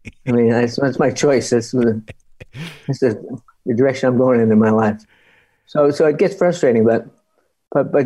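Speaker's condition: Parkinson's disease; Parkinson's about 30 years, spinal tumor removed to prevent paralysis, relearned walking mechanics afterward; after back surgery, trouble recalling lines, could not speak them as intended

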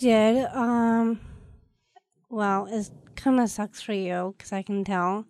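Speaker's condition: Down syndrome; known since infancy

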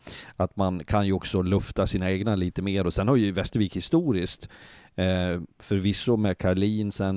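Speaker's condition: No condition

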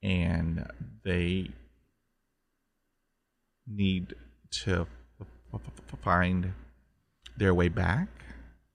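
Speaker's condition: Stuttering; stutter since childhood; prolonged sounds, blocks

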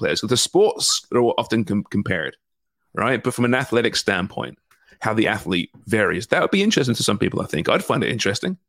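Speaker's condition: No condition

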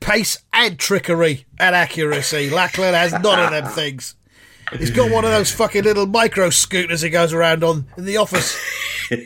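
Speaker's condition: No condition

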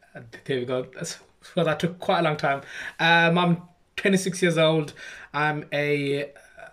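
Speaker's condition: Stammer; stammer since childhood, spoke little when young to hide it; age 26, ongoing stammer; struggles to say own name, slow to get out, less stammering with put-on Birmingham accent or exaggerated speech; repeated sounds, repeated words

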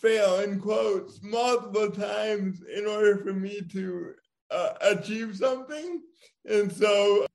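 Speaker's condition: Cerebral palsy; diagnosed as firstborn child

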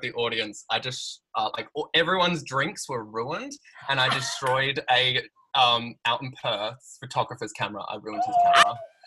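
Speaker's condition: No condition

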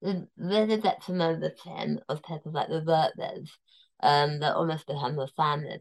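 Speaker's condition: Tongue cancer, near-total glossectomy, stage 4 tongue cancer; 5 millimeters left

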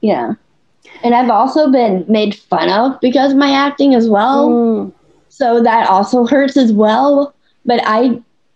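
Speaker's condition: Down syndrome

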